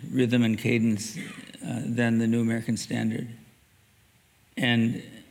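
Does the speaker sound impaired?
Yes: Parkinson's disease; mild left hand tremor.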